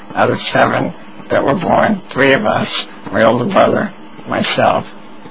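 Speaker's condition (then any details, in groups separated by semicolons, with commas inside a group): Spinal muscular atrophy; congenital, progressive muscle weakness, bedbound since early 20s, no hand movement, tracheostomy about 10 years ago; dependent on voice for everything, uses voice recognition computer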